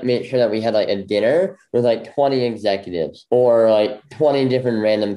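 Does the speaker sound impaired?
Yes: bilateral cleft lip; congenital bilateral.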